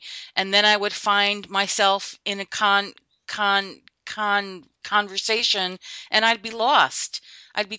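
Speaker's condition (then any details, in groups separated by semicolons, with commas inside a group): Stuttering; long fluent periods unnoticed by listeners, then sudden stuttering on every word, highly variable; repeated sounds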